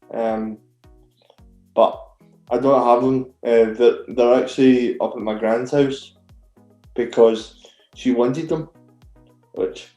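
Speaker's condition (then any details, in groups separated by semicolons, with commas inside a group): Cerebral palsy; very rigid body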